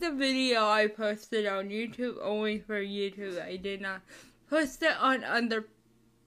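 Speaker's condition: Cerebral palsy; chronic illness and disability

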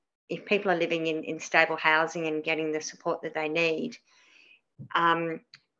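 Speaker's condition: Cleft palate; dental services

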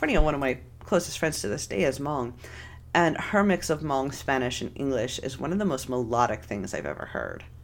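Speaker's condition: No condition

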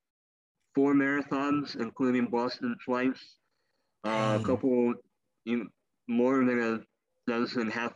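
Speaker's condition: Cleft lip and palate; rare genetic birth disorder

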